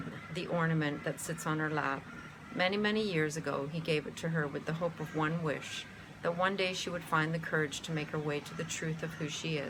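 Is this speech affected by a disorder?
No.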